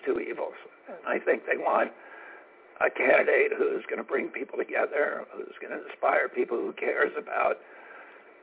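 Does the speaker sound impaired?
Yes: spasmodic dysphonia; diagnosed rare voice condition, not from overusing voice box; constantly raspy voice, speech seems difficult, appears to gasp for air, sounds cut off.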